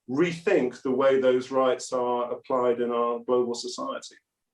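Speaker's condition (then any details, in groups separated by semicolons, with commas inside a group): No condition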